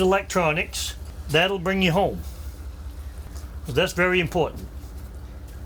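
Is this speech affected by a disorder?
No.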